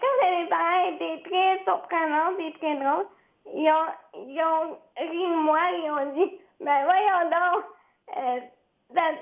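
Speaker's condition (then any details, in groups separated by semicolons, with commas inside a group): Cerebral palsy; since birth, wheelchair user since birth, needs care from a helper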